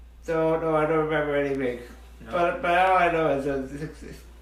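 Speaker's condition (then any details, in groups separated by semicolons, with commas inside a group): Muscular dystrophy; diagnosed around age 6 or 7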